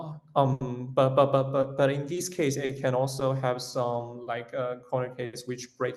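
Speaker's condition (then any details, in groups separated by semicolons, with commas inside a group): No condition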